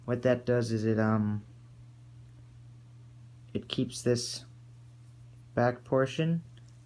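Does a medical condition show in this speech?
No.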